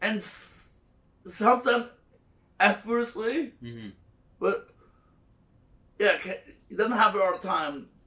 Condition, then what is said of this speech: Stuttering. But with you, when you're stuttering, it's expected because people are trying to like take in what you're saying.